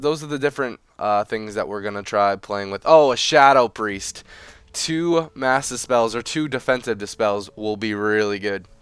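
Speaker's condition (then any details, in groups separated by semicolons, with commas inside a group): No condition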